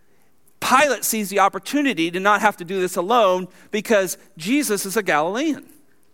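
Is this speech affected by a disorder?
No.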